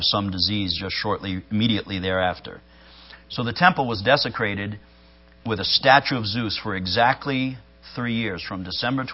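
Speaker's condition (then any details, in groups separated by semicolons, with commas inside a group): No condition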